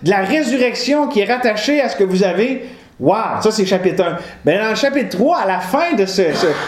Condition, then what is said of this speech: None; typical speech.